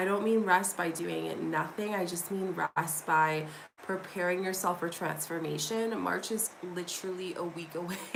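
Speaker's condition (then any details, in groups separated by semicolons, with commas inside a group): No condition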